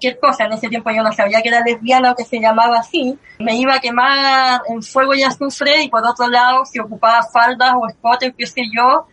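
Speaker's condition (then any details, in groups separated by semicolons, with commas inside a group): Cleft lip and palate; since early childhood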